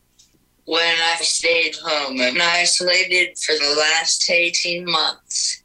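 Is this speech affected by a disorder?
Yes: cerebral palsy, through a speech-generating device; wheelchair user, vulnerable to COVID complications; speaks through communication app on iPad, types on keyboard with nose.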